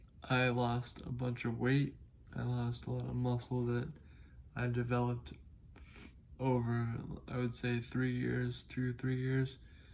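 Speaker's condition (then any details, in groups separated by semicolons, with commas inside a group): Cerebral palsy; able to speak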